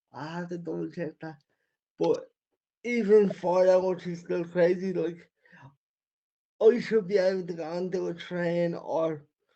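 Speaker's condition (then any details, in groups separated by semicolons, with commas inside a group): Cerebral palsy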